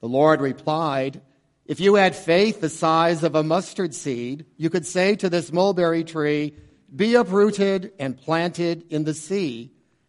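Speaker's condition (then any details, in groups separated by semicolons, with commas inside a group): No condition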